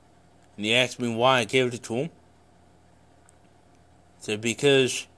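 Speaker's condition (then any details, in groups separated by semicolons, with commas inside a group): Cerebral palsy; congenital, no known medical cause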